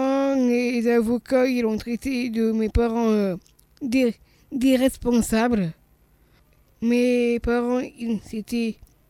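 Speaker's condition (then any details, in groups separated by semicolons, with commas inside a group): Down syndrome; congenital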